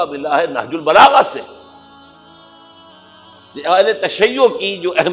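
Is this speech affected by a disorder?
No.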